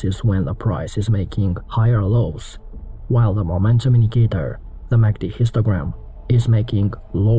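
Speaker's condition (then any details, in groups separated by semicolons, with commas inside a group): No condition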